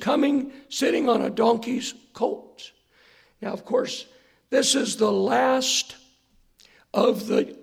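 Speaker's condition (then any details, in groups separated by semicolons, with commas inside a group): Hoarseness after vocal cord surgery; hard for listeners to hear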